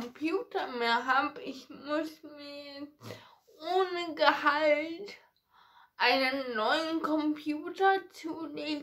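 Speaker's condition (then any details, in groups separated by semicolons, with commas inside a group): Ataxia; ataxia affecting hands and fingers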